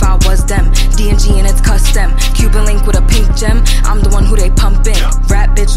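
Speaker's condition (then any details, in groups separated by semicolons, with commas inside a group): No condition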